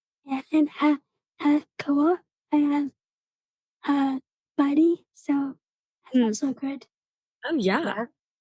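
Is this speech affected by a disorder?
Yes: cerebral palsy.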